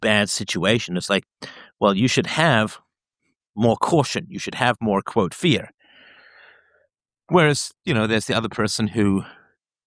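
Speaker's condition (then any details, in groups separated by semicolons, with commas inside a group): No condition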